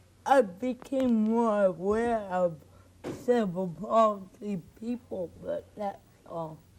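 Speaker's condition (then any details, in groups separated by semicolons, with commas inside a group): Cerebral palsy; speech improved over past year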